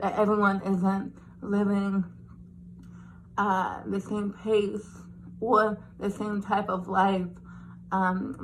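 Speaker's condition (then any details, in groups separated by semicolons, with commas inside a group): Cerebral palsy; since birth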